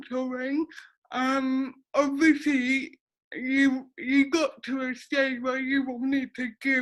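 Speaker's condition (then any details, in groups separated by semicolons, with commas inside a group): Cerebral palsy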